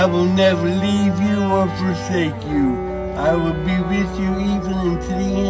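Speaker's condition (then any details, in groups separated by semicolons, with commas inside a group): Cerebral palsy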